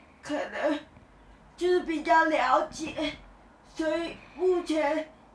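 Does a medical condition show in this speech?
Yes: cerebral palsy; only mouth and eyes relatively mobile, rest of body not mobile.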